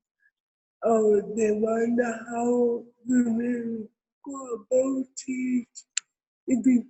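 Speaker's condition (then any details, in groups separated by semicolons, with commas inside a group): Cerebral palsy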